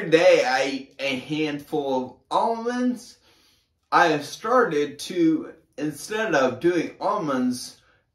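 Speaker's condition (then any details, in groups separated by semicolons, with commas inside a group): Brain injury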